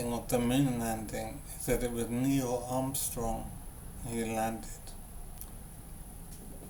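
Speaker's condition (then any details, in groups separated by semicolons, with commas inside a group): Brain injury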